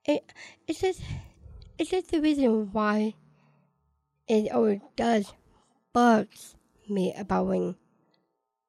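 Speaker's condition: Down syndrome

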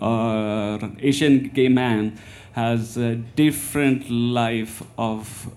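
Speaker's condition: Stammering; stammers in four languages, fillers and hesitations in speech, member of Irish Stammering Association; prolonged sounds

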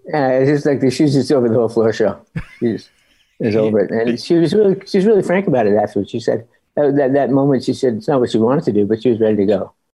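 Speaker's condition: Parkinson's disease; Parkinson's about 30 years, spinal tumor removed to prevent paralysis, relearned walking mechanics afterward; after back surgery, trouble recalling lines, could not speak them as intended

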